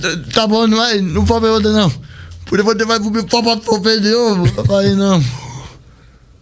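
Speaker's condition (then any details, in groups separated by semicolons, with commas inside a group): Cerebral palsy; speech not normal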